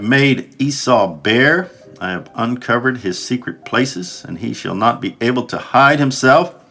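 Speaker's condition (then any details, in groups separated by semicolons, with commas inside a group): No condition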